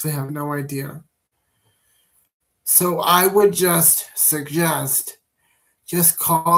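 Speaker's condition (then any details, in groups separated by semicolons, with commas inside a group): Cerebral palsy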